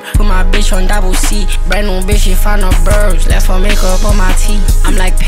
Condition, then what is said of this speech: None; typical speech.